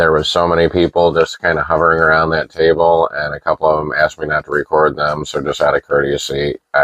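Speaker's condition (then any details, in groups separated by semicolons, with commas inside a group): No condition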